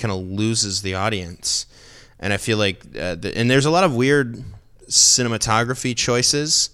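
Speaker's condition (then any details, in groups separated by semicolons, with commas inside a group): No condition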